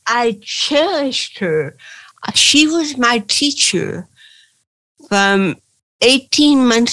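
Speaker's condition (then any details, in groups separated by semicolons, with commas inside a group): Cerebral palsy; speech therapy in preschool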